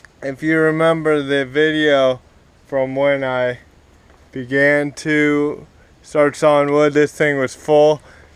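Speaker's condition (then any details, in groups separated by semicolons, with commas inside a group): Cerebral palsy; spastic, affects walking and legs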